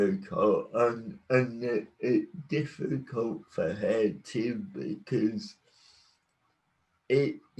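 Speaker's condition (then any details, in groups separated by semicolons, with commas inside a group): Cerebral palsy; predicted never to talk, now talks, works as public speaker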